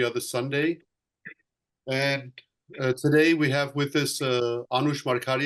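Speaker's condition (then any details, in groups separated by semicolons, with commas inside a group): No condition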